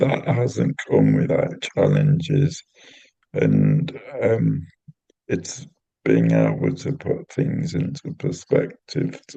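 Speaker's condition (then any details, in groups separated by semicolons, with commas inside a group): Cerebral palsy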